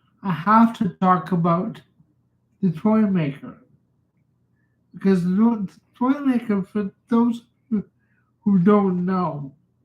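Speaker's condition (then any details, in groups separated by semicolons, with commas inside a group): Cerebral palsy; uses power chair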